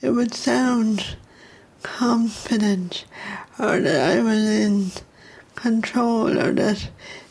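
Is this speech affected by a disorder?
Yes: cerebral palsy; childhood speech therapy over 20 years ago, disliked, felt aimed at removing Pavee accent; no current speech therapy, not wanted; poor voice control, slow, hard to understand, big words take breath, thought drunk on phone.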